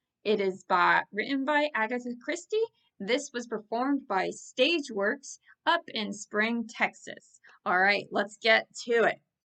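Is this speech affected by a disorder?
No.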